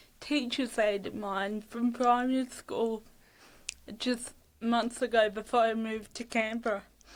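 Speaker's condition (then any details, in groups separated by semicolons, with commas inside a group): Cerebral palsy (athetoid); fatigue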